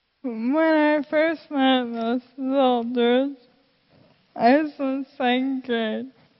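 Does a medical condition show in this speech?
Yes: Friedreich's ataxia.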